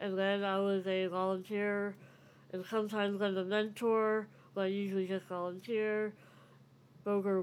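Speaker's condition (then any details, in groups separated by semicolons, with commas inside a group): Nager syndrome; mild, jaw 60% of normal size, several lower jaw surgeries, hearing loss, blocked ears, tracheostomy removed; impediment from hearing loss and small jaw, good volume, accent-like, hard over poor phone line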